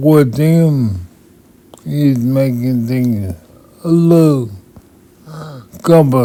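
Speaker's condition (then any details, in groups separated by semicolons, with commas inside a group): Multiple sclerosis; affects left side and voice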